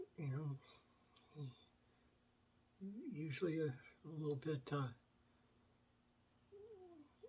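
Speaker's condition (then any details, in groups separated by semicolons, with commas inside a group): Myasthenia gravis; affects two fingers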